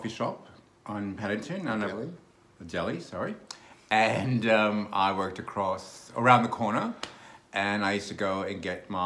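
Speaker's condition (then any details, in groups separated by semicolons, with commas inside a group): No condition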